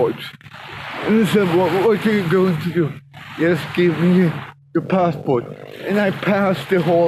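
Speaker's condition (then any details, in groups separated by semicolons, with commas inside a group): Cerebral palsy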